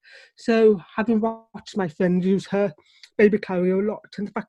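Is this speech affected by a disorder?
Yes: deafness; relies on lip reading.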